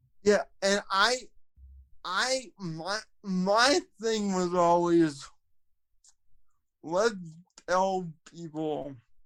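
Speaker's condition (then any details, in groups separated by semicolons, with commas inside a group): Cerebral palsy, spastic quadriplegia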